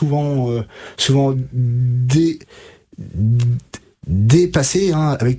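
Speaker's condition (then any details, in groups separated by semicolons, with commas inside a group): Stuttering; onset age 5 to 6, untreated, from about 20 several years therapy with Catherine Daubier, Nancy; age 33, about 28 years since onset, uses fluency techniques from stuttering therapy; blocks and repetitions now, from 5 to 20 could not say sentence without blocking, gestured fingers; repeated sounds, blocks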